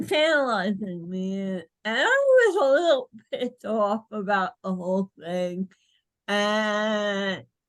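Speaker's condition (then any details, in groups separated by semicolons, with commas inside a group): Cerebral palsy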